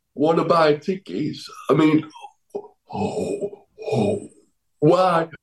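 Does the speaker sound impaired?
Yes: cerebral palsy; needs help getting up and dressing.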